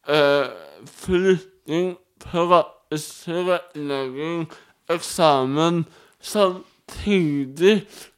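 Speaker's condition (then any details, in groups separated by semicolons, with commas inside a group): Cerebral palsy; wheelchair user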